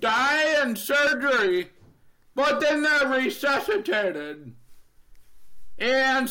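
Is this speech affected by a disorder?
Yes: deafness, Neurofibromatosis Type 2; first half deaf, then 2 months of no hearing, then amplifier gave some hearing; uses Live Transcribe on phone, requested interpreter in interviews, alert device with flashing LEDs.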